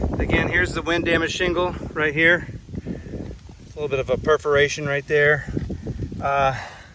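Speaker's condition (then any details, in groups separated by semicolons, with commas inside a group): No condition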